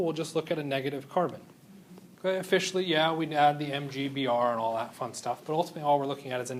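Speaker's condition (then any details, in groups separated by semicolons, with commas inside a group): No condition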